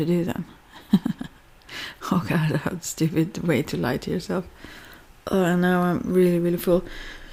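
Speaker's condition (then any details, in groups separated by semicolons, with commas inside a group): No condition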